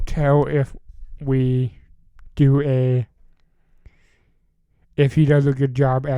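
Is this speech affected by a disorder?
Yes: cerebral palsy.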